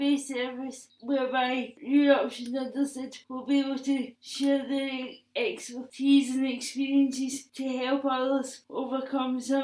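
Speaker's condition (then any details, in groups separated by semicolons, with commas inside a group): Cerebral palsy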